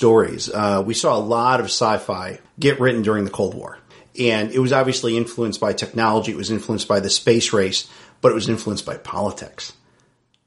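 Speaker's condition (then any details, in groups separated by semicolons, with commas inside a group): No condition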